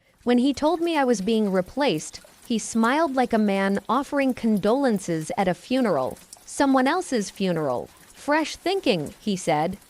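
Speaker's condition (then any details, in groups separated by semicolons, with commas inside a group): No condition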